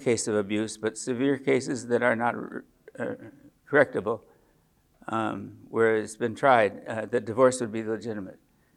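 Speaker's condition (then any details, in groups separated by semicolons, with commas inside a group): Parkinson's disease; age 74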